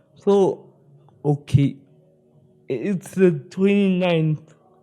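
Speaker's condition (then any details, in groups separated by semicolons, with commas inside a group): Spastic cerebral palsy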